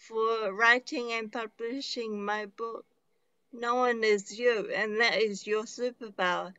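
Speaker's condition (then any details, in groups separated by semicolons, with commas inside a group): Traumatic brain injury; relearned talking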